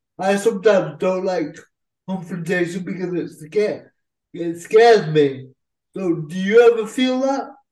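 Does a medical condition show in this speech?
Yes: cerebral palsy; cerebral palsy since childhood, uses a wheelchair.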